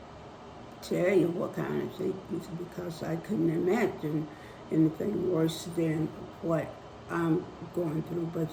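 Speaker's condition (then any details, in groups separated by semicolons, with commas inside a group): Spinal neurosarcoidosis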